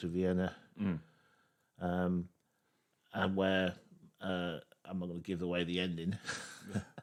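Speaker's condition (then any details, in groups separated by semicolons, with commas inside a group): No condition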